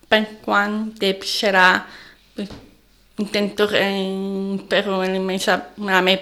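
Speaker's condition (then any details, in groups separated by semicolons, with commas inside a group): Deafness from birth, congenital; needs people to lower masks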